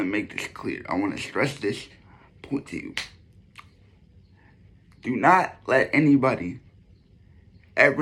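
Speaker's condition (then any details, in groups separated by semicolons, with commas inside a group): Cerebral palsy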